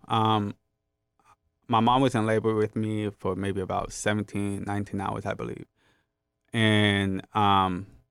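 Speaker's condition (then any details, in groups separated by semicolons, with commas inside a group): Hearing loss (hard of hearing), drug-induced (gentamicin); had speech therapy because of hearing loss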